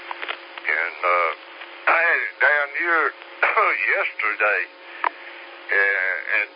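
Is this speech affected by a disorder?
Yes: slurred speech; stroke 3 years ago.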